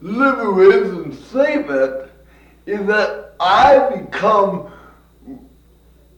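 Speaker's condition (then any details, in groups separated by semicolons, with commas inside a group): Cerebral palsy; from birth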